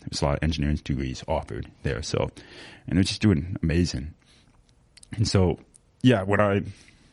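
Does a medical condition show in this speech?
Yes: severe to profound hearing loss; congenital sensorineural, severe to profound right, moderate to severe left, diagnosed at 2.5 years; lost many language skills from late diagnosis.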